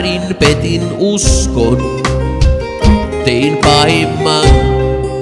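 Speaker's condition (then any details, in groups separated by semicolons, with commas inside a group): No condition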